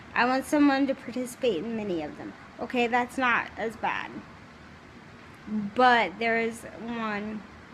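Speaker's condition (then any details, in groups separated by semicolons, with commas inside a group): Cerebral palsy, severe; mainly right side, right hand contracted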